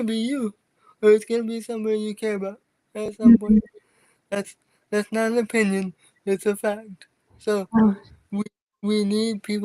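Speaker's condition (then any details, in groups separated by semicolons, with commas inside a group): Cerebral palsy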